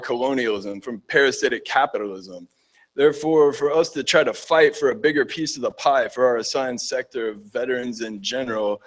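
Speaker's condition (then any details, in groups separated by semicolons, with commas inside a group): No condition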